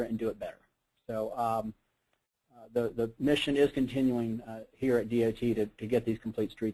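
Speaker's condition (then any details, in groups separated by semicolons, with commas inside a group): No condition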